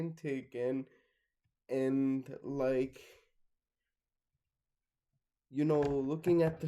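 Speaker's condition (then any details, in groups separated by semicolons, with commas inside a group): Cerebral palsy, mixed, mild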